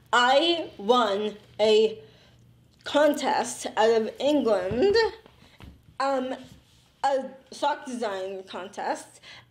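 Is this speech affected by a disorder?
Yes: Down syndrome; speech therapy in childhood with games and speech-related exercises.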